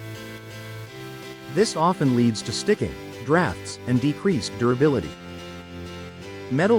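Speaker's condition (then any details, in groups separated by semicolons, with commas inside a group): No condition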